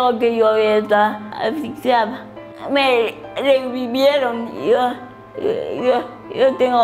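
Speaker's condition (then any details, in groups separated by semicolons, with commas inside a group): Cerebral palsy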